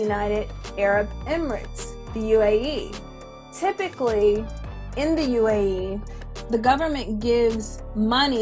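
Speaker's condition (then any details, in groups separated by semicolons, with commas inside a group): No condition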